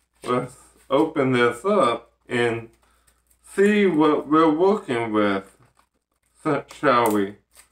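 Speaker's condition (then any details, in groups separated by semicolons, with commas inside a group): Ataxic cerebral palsy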